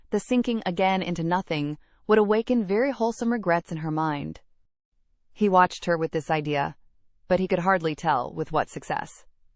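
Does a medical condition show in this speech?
No.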